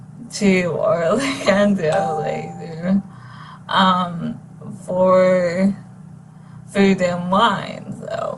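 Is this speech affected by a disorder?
Yes: ALS; no ventilator needed yet.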